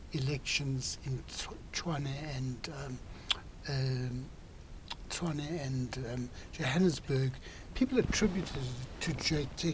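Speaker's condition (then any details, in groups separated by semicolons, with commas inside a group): No condition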